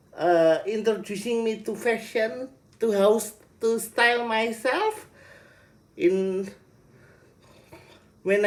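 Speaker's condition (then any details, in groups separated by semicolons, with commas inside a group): Cerebral palsy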